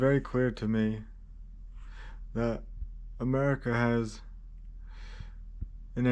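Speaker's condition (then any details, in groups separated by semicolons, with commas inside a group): Cerebral palsy, spastic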